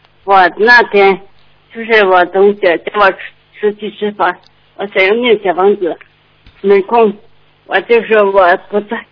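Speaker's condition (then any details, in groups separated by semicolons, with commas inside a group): Speech impairment; physical condition with speech impairment, wheelchair user; speech not clear at present, host advises writing a letter, caller says speaking poorly, then slightly better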